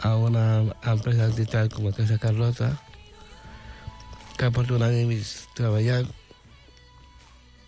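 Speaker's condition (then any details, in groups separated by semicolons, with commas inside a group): Down syndrome; intellectual disability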